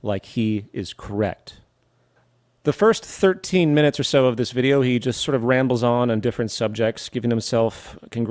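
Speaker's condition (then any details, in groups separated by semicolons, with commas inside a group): No condition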